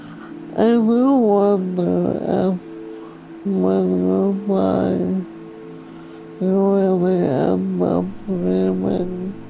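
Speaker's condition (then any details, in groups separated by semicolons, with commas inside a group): ALS; progressive, motorized wheelchair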